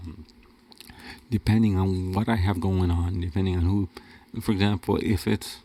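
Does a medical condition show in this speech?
Yes: cerebral palsy; wheelchair user.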